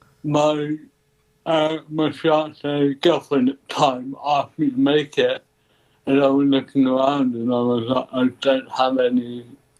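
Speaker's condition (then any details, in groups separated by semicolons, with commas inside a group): Cerebral palsy; ataxic type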